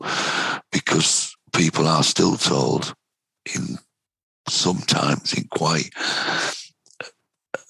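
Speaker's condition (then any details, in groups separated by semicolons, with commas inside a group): Vocal cord cancer, head and neck cancer, right vocal cord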